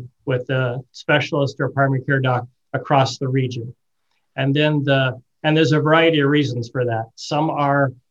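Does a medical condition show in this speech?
No.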